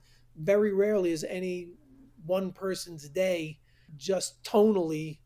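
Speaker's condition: No condition

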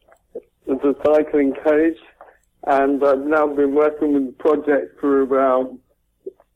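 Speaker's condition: Cerebral palsy; present from birth

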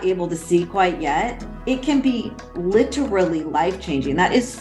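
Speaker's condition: No condition

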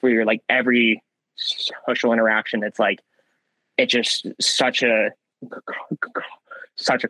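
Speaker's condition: Stutter; onset about first grade, brief remission, returned late second grade after trauma, genetic, father stuttered; weekly speech therapy since second grade, worst in middle school, now much improved, better when confident; visible facial effort, stuck on words, own name hard, worse under stress, first impressions, phone calls; repeated sounds, prolonged sounds

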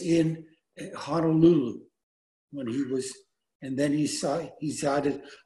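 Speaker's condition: Aphasia after stroke; very tired every evening

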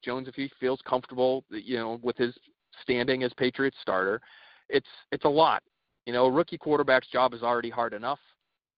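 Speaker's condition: No condition

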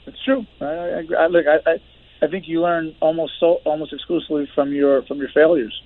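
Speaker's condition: Tourette syndrome; diagnosed in sixth grade

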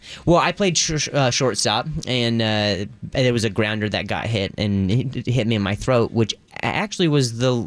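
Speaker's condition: Stutter, acquired after sports injury; adult onset after softball struck throat at shortstop, then fell backwards hitting head; voice lessons, singing and breathing exercises for more control; some sentences fluent, listeners sometimes think voice is fake; repeated sounds, prolonged sounds

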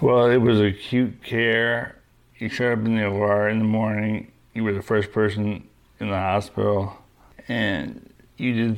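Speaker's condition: Young-onset Parkinson's disease; diagnosed at 38, hereditary gene form, right hand weak, freezing, 5 years medication, then deep brain stimulator; daily exercise on Peloton bike, rock climbing

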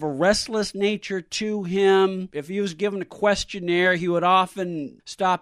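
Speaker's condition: No condition

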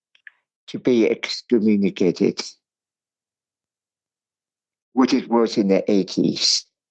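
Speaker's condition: Cerebral palsy; speech impairment

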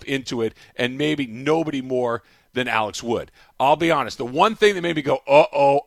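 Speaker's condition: No condition

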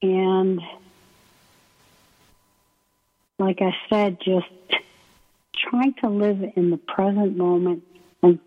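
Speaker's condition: ALS; first symptoms subtle in right foot, wheelchair user, Beezy board replaced standard transfer board; about two years since diagnosis, three since symptom onset, progressed, muscles can no longer scoot across transfers; breathing muscles affected, hard to speak, may sound weak or hard to understand, paces speech, slowing, pausing

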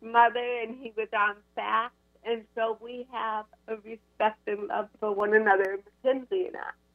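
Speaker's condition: Cerebral palsy; diagnosed at UCLA

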